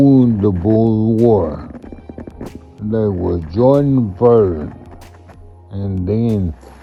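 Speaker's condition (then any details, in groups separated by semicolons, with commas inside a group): Multiple sclerosis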